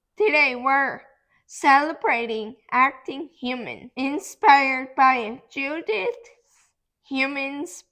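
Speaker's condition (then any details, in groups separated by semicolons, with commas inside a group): Cerebral palsy; hard to talk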